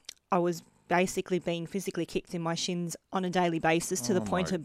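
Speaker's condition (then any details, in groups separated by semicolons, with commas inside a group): Bilateral cleft lip and palate; congenital bilateral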